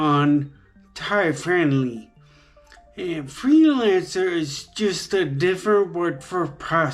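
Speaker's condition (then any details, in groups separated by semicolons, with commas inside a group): Traumatic brain injury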